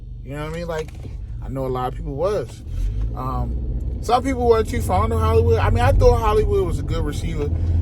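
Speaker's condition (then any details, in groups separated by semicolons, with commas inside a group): No condition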